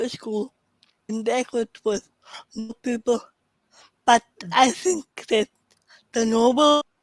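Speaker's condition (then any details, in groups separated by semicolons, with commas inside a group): Cerebral palsy; speech often hard to understand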